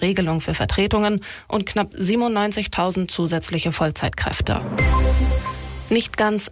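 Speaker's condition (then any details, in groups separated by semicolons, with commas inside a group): No condition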